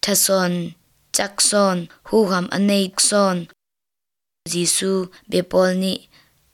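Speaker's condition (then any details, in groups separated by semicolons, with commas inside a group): No condition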